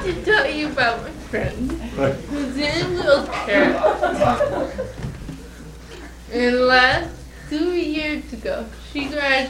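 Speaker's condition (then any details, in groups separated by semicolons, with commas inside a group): Cerebral palsy; air blocked after birth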